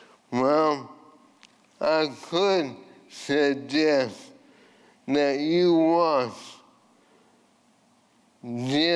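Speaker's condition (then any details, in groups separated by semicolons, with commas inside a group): ALS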